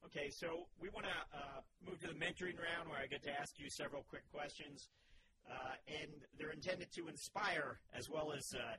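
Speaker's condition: No condition

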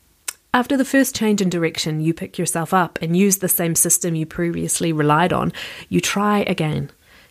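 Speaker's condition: No condition

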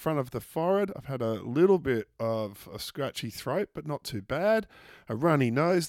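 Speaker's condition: No condition

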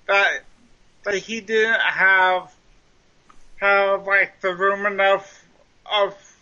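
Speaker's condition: Cerebral palsy, mild; may sound drunk

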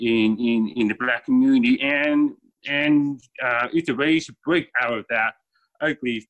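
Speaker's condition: Deafness, born deaf; congenital deafness, mainstreamed under IDEA policy, same itinerant teacher first through 12th grade

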